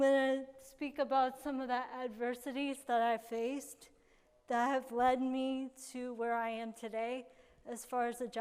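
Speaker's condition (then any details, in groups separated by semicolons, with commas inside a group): Cerebral palsy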